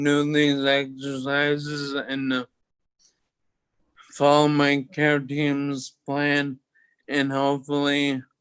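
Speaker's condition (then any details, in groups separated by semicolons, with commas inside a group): Toxic leukoencephalopathy, locked-in syndrome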